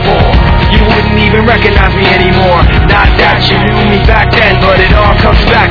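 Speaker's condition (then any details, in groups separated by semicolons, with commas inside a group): No condition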